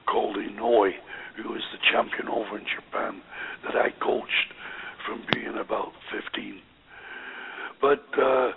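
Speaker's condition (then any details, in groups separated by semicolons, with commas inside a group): Voice box damage after neck operation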